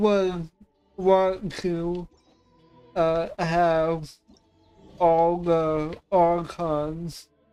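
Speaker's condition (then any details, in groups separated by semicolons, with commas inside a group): Cerebral palsy; affects voice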